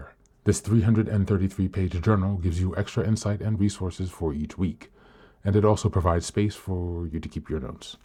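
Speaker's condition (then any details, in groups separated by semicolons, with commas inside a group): No condition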